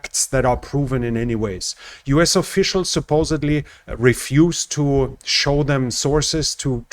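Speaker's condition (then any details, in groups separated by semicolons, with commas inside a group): No condition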